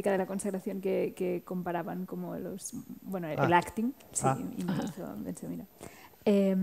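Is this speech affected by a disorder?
No.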